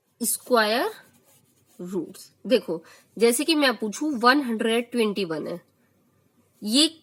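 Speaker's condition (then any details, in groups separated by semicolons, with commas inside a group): No condition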